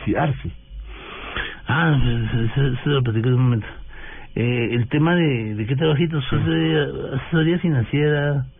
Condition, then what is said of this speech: Parkinson's disease. Y, vemos físicamente a alguien temblando y hablando mal.